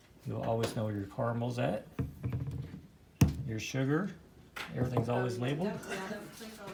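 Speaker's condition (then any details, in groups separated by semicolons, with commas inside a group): No condition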